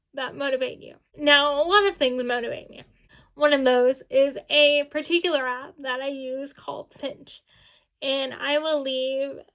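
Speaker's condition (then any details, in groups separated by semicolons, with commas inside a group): Cerebral palsy, spastic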